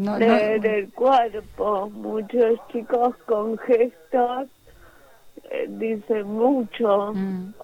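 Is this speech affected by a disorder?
Yes: cerebral palsy; physical disability affecting movement and posture; manner of speaking and moving affected, prompting others' prejudice.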